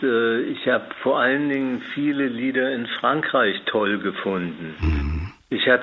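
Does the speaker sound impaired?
Yes: Parkinson's disease; years of hand tremor holding a glass, dismissed as stage fright, diagnosed by neurologist after examination.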